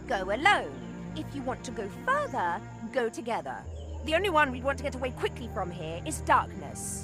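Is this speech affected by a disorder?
No.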